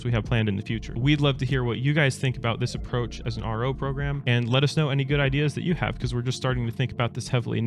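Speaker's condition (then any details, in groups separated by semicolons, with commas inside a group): No condition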